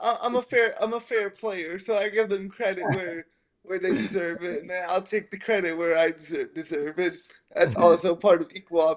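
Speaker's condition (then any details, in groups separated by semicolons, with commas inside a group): Spastic quadriplegic cerebral palsy; speech affected by brain injury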